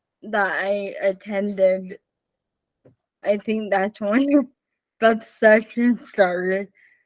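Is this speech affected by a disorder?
Yes: spastic cerebral palsy, mixed.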